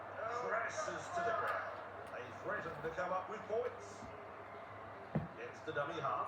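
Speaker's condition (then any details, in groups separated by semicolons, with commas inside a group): No condition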